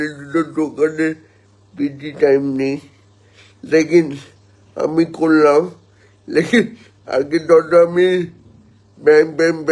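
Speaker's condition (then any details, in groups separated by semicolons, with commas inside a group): Cerebral palsy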